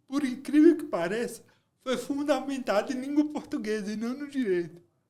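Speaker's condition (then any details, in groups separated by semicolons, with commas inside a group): Cerebral palsy; low brain oxygen at birth, delayed delivery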